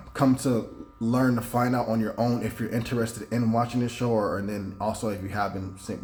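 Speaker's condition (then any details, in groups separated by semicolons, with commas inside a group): No condition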